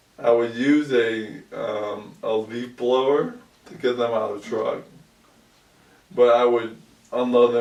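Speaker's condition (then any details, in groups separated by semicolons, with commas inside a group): ALS; about 2 years since onset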